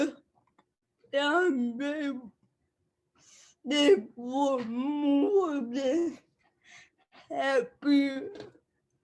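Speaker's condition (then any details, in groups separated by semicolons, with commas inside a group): Cerebral palsy; speech affected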